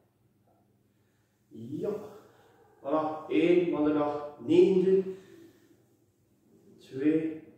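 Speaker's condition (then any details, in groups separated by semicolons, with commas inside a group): No condition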